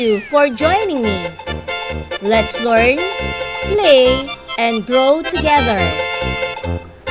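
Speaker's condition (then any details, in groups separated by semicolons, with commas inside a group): No condition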